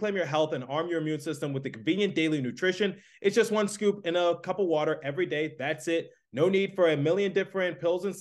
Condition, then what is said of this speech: No condition.